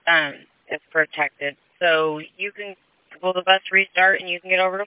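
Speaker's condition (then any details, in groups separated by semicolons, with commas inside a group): No condition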